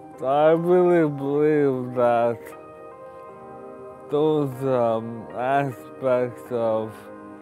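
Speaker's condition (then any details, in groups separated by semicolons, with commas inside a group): ALS; wheelchair user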